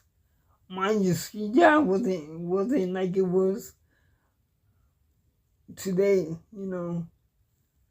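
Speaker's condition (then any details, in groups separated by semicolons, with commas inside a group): Cerebral palsy; cannot walk, uses wheelchair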